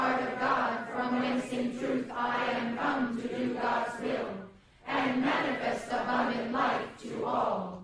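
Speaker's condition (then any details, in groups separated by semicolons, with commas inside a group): No condition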